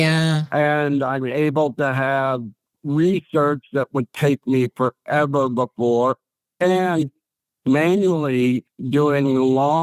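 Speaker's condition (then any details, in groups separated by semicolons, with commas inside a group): ALS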